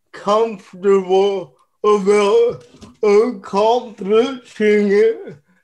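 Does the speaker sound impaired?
Yes: cerebral palsy; therapist started lifting with ankle weights on dowel bar.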